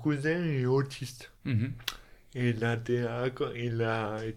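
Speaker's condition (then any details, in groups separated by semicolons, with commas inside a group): Dystonia; elocution difficulties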